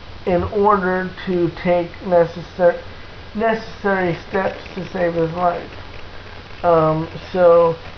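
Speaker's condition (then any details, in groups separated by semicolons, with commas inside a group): Cerebral palsy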